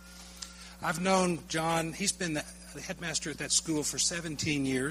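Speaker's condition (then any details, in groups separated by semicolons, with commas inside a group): No condition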